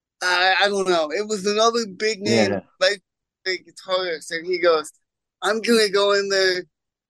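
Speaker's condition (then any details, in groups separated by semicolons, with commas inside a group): Cerebral palsy; congenital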